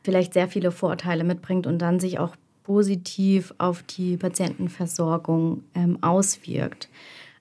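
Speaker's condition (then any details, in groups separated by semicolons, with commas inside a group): No condition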